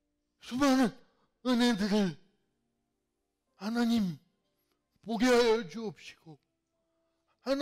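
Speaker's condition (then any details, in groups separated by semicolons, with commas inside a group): Cerebral palsy; fairly severe in childhood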